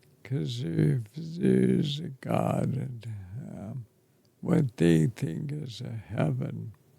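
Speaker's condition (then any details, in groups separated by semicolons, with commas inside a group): ALS; affects chest and throat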